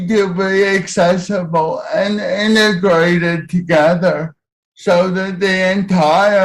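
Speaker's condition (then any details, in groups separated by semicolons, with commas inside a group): Cerebral palsy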